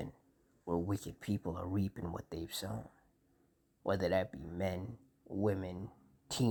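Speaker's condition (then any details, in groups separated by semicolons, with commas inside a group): No condition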